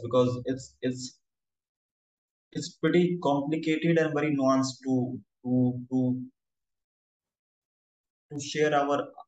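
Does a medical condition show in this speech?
Yes: stammering; onset after two incidents, no stammer before, left-handed forced to use right hand, never speech therapy; frequent whole-word repetitions, many uh fillers, part-word breaks and restarts; here repeated words, prolonged sounds, blocks.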